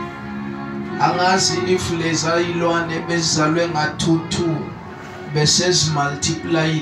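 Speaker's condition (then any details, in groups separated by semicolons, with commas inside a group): No condition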